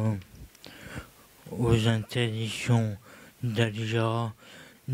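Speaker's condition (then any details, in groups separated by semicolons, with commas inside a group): Acquired brain injury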